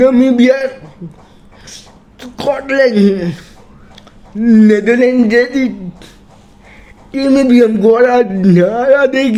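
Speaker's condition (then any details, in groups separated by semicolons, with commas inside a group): Cerebral palsy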